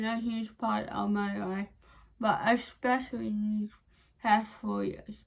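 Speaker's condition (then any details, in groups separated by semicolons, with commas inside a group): Cerebral palsy; speech affected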